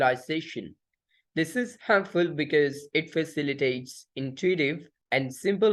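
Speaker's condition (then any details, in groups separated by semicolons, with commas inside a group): No condition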